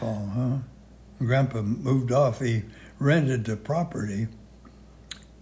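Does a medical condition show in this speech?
Yes: Parkinson's; severe, says unable to move anything.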